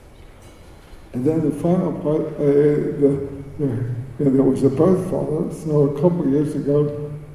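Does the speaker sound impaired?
Yes: cerebral palsy; speech affected, choking episodes, choked on meat over 20 times, saved by Heimlich.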